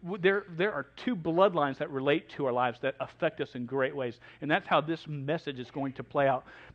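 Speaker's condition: Stuttering; long-standing stutter, never fluent before crowds earlier in life; can say seven easily now, known for struggling when praying aloud for offering; gets stuck on words most of the time, stumbles through words; repeated words, blocks

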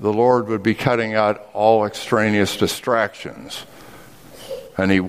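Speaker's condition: No condition

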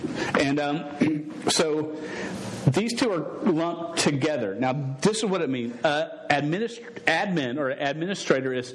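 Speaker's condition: Stuttering; says words would come out all wrong and different if he tried witnessing speech; repeated sounds

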